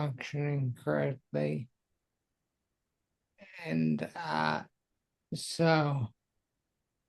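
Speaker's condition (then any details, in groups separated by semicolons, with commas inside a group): Multiple sclerosis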